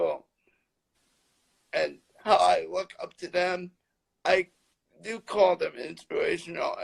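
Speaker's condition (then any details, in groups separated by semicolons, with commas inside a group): Cerebral palsy; lifelong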